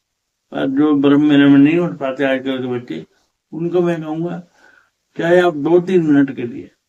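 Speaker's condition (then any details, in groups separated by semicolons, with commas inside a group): Cerebral palsy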